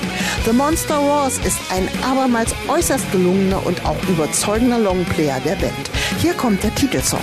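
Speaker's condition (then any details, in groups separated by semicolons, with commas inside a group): No condition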